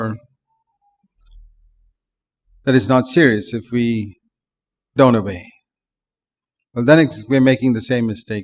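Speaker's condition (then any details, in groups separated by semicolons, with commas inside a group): No condition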